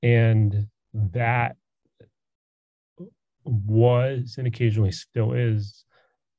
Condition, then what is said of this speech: Stuttering. There are blocks and repetitions and pauses, but it's much more conversational and much more coherent than the way I was communicating back at age 20,